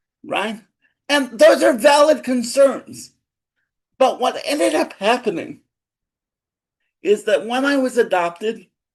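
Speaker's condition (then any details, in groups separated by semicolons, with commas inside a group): Cerebral palsy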